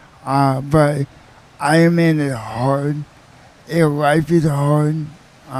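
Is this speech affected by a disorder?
Yes: quadriplegic cerebral palsy.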